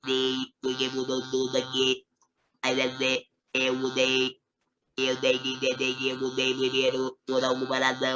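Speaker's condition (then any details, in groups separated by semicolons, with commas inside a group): Total laryngectomy, electrolarynx; communicates with electrolarynx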